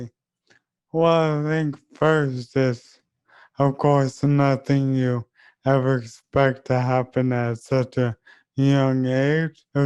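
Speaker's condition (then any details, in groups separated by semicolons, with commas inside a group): ALS; leg onset, speech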